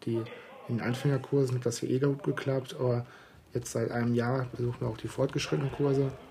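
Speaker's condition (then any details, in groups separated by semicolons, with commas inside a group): No condition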